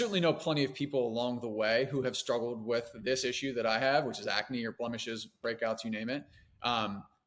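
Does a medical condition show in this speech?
No.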